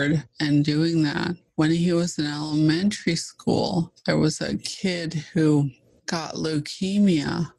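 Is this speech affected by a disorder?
Yes: ALS (Lou Gehrig's disease).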